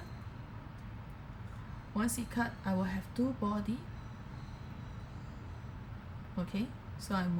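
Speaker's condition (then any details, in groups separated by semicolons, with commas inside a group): No condition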